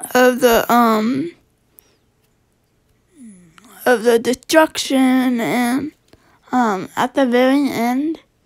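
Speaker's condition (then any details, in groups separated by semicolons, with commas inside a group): Cerebral palsy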